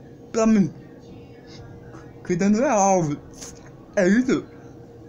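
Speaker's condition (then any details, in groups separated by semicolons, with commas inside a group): Cerebral palsy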